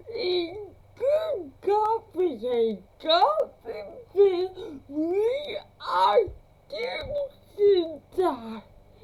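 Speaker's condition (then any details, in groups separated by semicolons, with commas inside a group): Cerebral palsy; since birth, difficult birth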